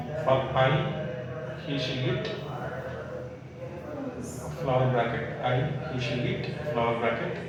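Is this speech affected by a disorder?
No.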